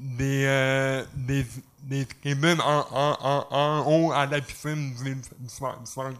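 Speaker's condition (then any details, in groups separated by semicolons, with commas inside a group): Cerebral palsy; cerebral palsy mainly affecting nervous system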